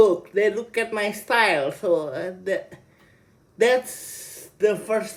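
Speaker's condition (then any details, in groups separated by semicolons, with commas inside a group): Cerebral palsy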